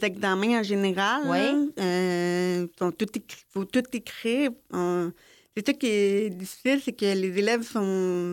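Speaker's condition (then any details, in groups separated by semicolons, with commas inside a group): Deafness; hearing aids, learned LPC (Langage Parlé Complété), LSQ from Cégep, school with hearing pupils from age 6; hearing aids by day, none at night or on waking, light alert system at night; speaks and communicates orally, loses track in multi-speaker settings, later used LSQ interpreters in class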